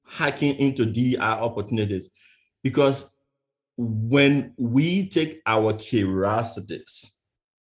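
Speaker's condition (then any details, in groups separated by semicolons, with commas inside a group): Stuttering; stutter first noticed by mother at age 8, lifelong, once tried to skip graduation speech; professional speaker, Toastmasters district 6 finalist, overcame insecurities around stutter; West African accent, originally from Liberia; prolonged sounds, blocks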